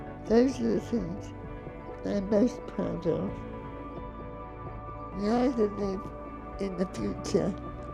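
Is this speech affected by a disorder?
Yes: pompe disease, late onset; breathing weakened, stopped singing, talking very tiring.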